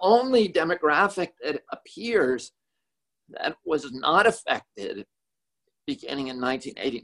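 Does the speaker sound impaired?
Yes: spasmodic dysphonia; not due to flu.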